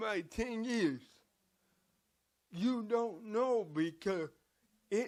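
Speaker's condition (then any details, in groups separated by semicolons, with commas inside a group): Cerebral palsy; from birth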